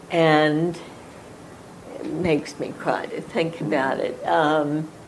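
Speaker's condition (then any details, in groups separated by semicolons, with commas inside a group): Spasmodic dysphonia; 4 months unable to talk before diagnosis, injections keep voice usable on air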